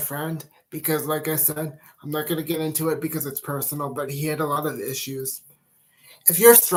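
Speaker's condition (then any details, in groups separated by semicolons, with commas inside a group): Cerebral palsy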